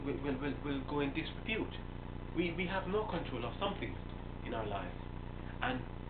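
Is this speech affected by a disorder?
No.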